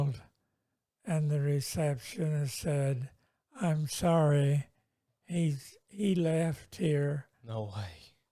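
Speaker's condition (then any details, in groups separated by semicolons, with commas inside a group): Multiple sclerosis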